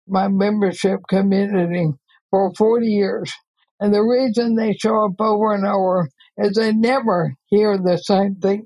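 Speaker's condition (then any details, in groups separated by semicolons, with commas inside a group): ALS; gets out of breath easily, gasping while speaking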